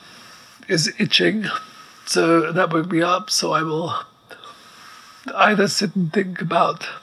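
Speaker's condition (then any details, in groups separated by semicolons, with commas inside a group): ALS; progressive neuromuscular illness, effectively quadriplegic, paralyzed from neck down, wheelchair within six months of diagnosis; about two years since diagnosis, plastic nasal pump behind neck sets breaths, respirator, no pain, writes by dictation; very weak voice needing amplifier, respirator audible in background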